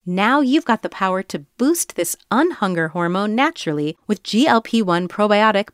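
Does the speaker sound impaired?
No.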